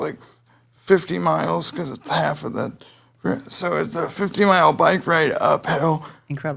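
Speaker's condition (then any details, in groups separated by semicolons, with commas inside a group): Cerebral palsy; present from birth; able to speak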